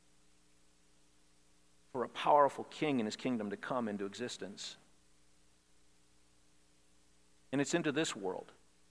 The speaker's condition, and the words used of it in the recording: No condition.